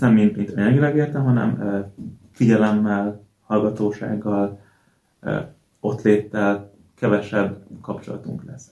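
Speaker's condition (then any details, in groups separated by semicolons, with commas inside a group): Stuttering; blocks immediately audible and visible to listeners; about three years of Toastmasters public speaking club practice; prolongs vowels when feeling a block coming, easier speaking with accepting listeners; repeated words, prolonged sounds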